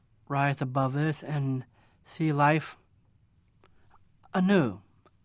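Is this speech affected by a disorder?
Yes: Down syndrome; cognitive disability.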